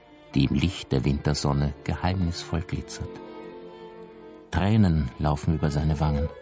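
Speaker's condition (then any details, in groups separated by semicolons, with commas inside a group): No condition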